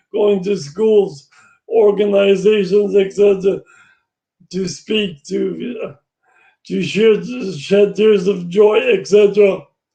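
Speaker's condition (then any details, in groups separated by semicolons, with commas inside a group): Brain injury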